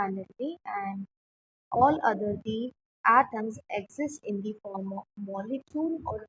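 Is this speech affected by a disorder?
No.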